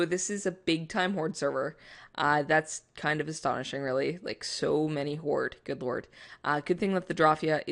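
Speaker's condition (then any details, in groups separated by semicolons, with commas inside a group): No condition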